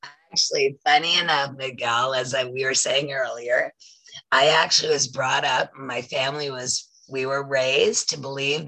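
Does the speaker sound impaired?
Yes: voice loss after throat polyp; polyp from years of singing and talking blocked throat, emergency throat surgery, tracheotomy warned possible; two years after throat surgery, working with vocal coach to regain voice; smoker-like voice from throat surgery not smoking, whole voice affected, still recovering.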